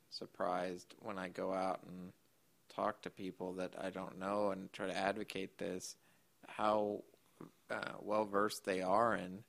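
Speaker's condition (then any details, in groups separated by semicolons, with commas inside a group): Duchenne muscular dystrophy; terminal, progressive muscle disease, smuggled steroids in sixth grade, physical therapy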